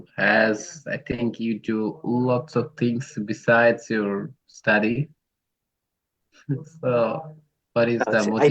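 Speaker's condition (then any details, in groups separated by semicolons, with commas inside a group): No condition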